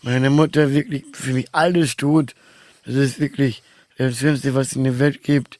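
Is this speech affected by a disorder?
Yes: Down syndrome; trisomy 21.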